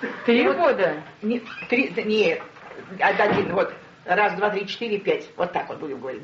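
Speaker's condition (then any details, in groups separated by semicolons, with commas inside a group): Sensory aphasia; stroke of left middle cerebral artery, after blood pressure rise on background of high blood pressure; does not understand spoken speech, alienation of word meaning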